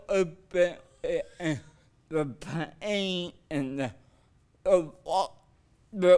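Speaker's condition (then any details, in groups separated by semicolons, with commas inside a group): Cerebral palsy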